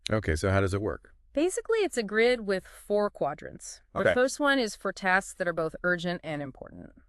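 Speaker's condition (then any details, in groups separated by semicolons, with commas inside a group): No condition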